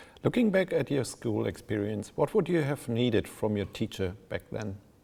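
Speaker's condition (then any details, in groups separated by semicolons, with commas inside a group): No condition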